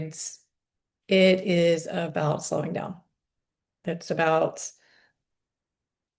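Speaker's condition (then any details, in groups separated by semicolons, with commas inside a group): No condition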